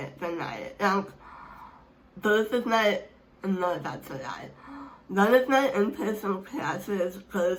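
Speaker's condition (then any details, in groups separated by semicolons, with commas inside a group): Speech impairment; hard to understand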